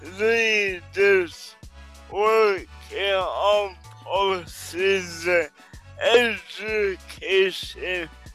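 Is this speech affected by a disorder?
Yes: cerebral palsy.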